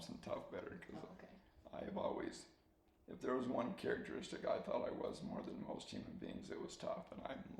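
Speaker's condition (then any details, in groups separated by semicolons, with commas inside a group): ALS; soft spoken, swallowing getting harder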